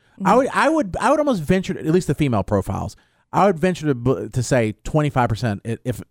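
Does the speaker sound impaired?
No.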